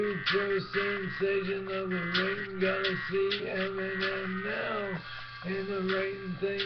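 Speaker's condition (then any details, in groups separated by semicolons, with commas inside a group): Brain injury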